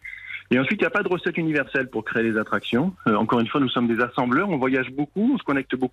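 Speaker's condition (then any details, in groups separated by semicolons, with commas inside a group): No condition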